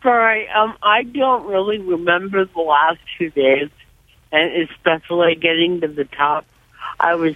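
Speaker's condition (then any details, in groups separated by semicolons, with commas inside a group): Cerebral palsy; severe cerebral palsy from birth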